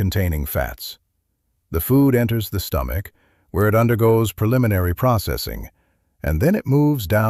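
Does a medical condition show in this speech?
No.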